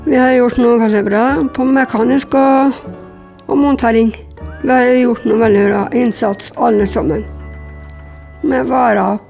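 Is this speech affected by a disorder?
Yes: Down syndrome; chromosomal abnormality, adult woman aged 48.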